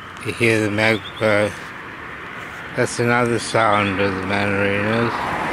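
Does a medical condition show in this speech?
Yes: slurred speech from poisoning.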